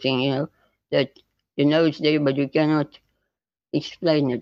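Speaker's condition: Spinal muscular atrophy type 2; neuromuscular

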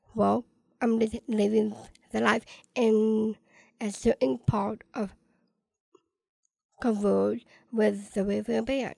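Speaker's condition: Down syndrome

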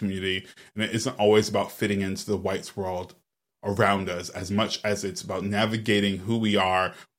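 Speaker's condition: No condition

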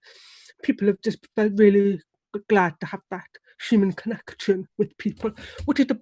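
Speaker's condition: Deafness; relies on lip reading

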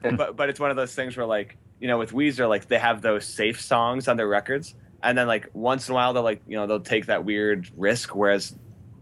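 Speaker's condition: No condition

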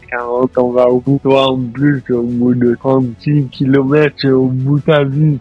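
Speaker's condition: Dystonia; present since birth

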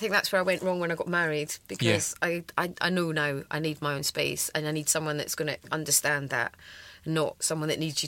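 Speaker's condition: No condition

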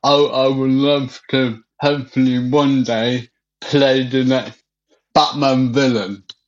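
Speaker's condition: Cerebral palsy; wheelchair

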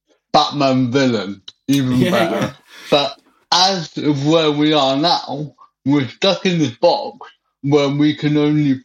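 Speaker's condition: Cerebral palsy; wheelchair

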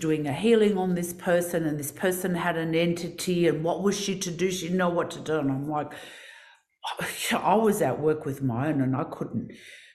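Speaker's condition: No condition

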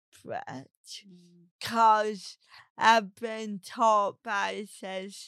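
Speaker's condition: Cerebral palsy; talks differently

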